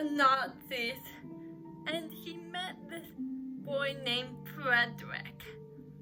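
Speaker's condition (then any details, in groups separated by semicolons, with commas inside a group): Cerebral palsy; uses crutches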